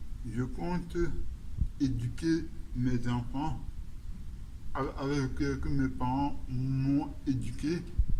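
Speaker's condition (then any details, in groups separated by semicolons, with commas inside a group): Cerebral palsy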